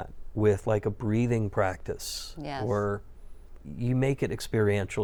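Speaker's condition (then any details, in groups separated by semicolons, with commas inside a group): No condition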